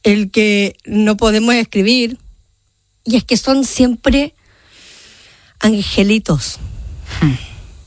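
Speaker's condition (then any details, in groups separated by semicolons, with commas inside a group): Down syndrome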